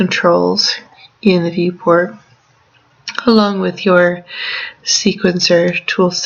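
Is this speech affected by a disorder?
No.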